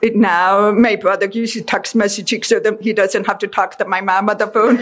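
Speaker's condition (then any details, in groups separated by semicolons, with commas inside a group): Deafness; speech therapy with Mindy Kobomis most of life, learning to talk, hear, pronounce words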